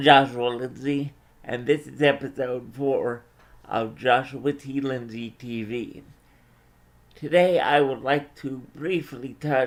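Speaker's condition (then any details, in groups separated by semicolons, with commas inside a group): Cerebral palsy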